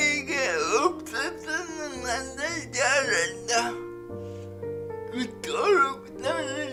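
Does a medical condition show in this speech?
Yes: brain lesion disability grade 1, severe.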